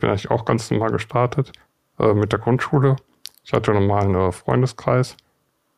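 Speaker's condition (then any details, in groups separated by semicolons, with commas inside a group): Duchenne muscular dystrophy; age 27, earlier rehab stays with others with muscular dystrophy; unable to play football in real life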